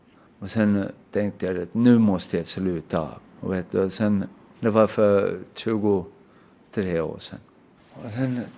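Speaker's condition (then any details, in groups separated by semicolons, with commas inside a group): Aphasia after brain injury; memory gaps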